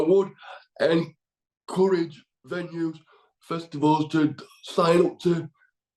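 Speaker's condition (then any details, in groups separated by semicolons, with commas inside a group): Cerebral palsy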